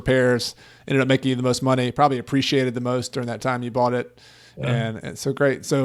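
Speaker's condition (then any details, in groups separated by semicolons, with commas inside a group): No condition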